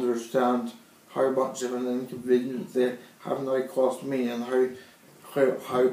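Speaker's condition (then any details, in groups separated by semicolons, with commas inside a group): Cerebral palsy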